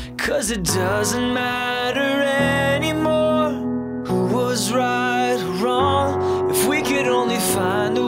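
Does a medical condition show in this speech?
No.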